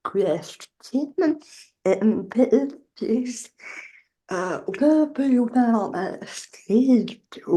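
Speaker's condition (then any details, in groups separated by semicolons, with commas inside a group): Generalized dystonia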